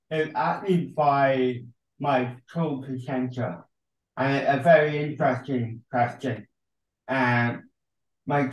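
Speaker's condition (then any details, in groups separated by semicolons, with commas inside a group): Cerebral palsy, ataxic, mild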